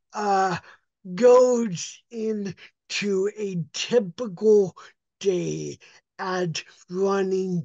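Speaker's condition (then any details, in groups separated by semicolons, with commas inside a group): Cerebral palsy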